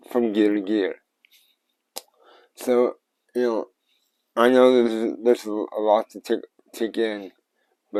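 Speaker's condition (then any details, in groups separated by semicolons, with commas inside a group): Cerebral palsy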